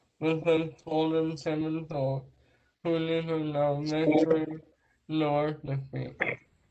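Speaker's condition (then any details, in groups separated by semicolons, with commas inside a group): Traumatic brain injury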